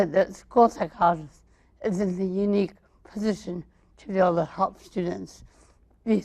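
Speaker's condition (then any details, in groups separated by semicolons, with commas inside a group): Cerebral palsy, mild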